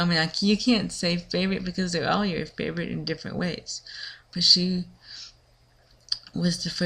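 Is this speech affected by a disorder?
Yes: cerebral palsy.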